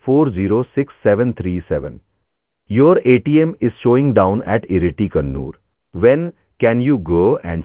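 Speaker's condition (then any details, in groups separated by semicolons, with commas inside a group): No condition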